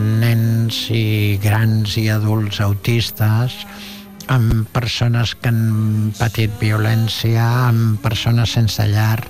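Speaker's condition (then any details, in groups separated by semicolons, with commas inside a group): No condition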